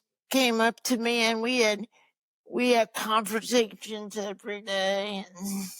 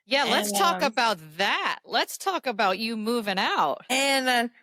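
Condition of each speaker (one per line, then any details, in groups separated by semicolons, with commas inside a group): Cerebral palsy; birth injury, left hand stronger than right; types with one hand, voice-activated texting
No condition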